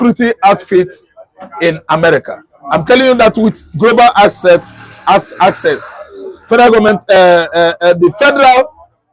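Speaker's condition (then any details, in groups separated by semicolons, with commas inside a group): No condition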